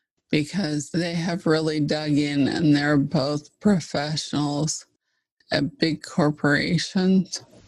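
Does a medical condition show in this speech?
Yes: ALS (Lou Gehrig's disease).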